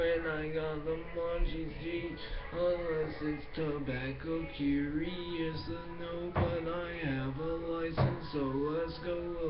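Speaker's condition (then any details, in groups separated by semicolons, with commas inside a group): Brain injury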